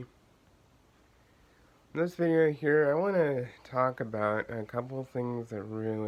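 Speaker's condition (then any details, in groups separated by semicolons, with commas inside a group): Cerebral palsy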